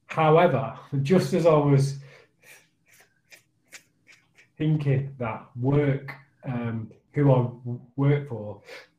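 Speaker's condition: Stammer; stammer since childhood, hard reading aloud at school, phone calls, ordering train tickets, phone callers hung up thinking prank call; sound, word and phrase repetitions, part-word repetitions, fillers like um and uh; prolonged sounds, blocks

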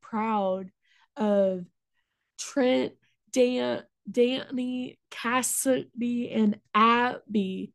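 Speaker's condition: Stuttering; took years to speak openly about it; coughs often, voice tearful at one point; stutter hard to notice when speaking, per listener; repeated sounds, prolonged sounds

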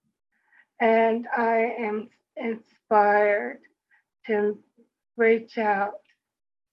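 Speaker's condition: Speech impediment; speech impediment after stroke

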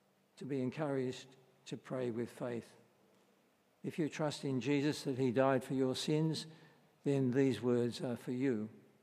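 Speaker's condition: Parkinson's disease; voice may crack

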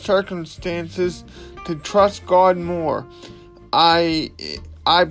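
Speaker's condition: Cerebral palsy; from birth, limps

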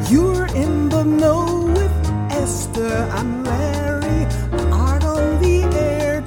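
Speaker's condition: No condition

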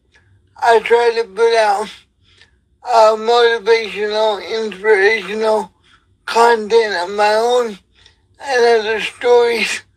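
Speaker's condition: Cerebral palsy; wheelchair user

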